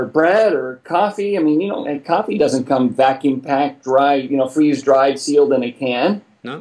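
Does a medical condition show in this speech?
No.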